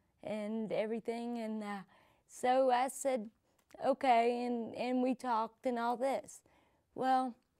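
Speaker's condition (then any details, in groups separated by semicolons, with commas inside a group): Cerebral palsy; from birth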